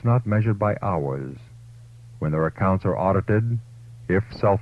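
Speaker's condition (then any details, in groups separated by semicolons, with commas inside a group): No condition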